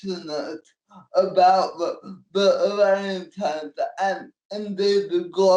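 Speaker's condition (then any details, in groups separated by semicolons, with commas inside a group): Cerebral palsy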